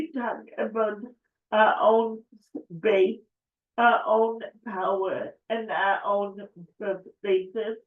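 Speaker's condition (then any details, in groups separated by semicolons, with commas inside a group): Cerebral palsy; affects speech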